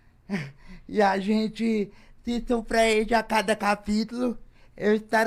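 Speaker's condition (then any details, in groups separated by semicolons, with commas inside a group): Cerebral palsy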